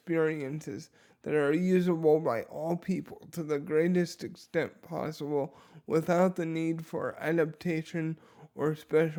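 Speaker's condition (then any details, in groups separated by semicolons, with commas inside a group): Dysarthria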